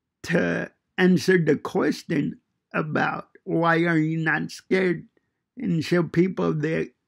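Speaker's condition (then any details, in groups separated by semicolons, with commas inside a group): Cerebral palsy; fine motor impairment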